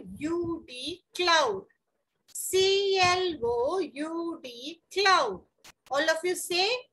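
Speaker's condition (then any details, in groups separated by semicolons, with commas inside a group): No condition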